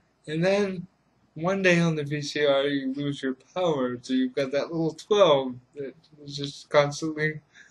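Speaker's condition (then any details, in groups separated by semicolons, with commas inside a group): Cerebral palsy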